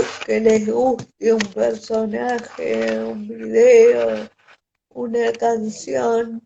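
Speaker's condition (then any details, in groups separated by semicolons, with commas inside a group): Cerebral palsy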